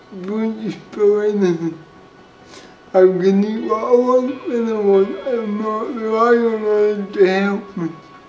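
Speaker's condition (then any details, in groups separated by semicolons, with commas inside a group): Cerebral palsy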